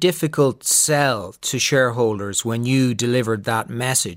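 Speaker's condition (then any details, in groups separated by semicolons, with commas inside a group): No condition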